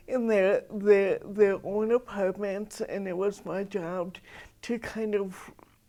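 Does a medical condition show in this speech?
Yes: cerebral palsy; atypical speech.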